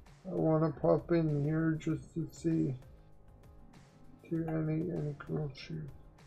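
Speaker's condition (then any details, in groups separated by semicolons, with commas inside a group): Quadriplegic cerebral palsy; uses one hand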